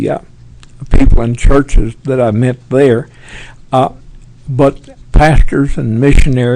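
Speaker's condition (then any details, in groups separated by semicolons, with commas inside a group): Parkinson's; tremors as early symptom; retired due to disease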